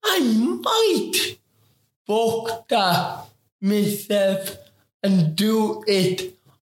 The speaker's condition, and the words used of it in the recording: Cerebral palsy. And today we're going to take it, as your mom said, we're going to take it very slow and you're going to talk to me word